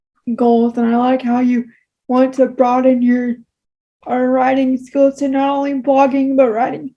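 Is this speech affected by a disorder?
Yes: cerebral palsy.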